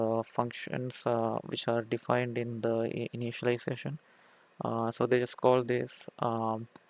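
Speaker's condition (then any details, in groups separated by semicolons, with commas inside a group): No condition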